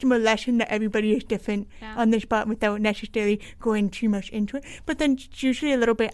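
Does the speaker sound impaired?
Yes: deaf with cochlear implant, congenital; deaf since birth; struggles to hear everyone in group work.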